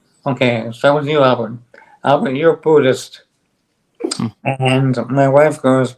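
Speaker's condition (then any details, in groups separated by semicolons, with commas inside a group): ALS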